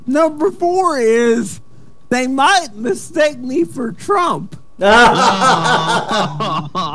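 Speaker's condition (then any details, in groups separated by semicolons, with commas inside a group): Cerebral palsy; wheelchair user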